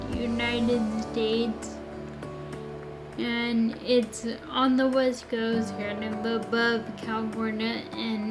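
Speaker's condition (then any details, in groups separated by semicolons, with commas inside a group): Friedreich's ataxia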